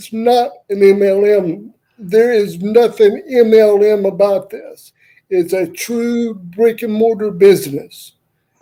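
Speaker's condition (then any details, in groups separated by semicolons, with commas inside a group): Cerebral palsy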